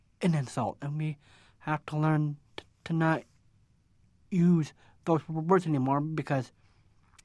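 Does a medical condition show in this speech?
Yes: Down syndrome; cognitive disability.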